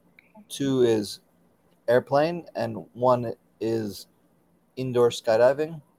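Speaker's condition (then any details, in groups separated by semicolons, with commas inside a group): Aphasia after stroke; stroke with aphasia as complication of heart surgery, adult onset, early on could only say Michael; about 16 years since stroke, daily work with speech pathologist, improving; speaks not normally but close, hard to communicate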